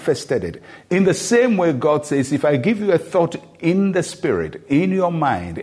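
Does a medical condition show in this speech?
No.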